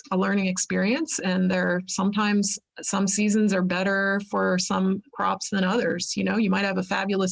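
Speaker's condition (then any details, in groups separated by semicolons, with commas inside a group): No condition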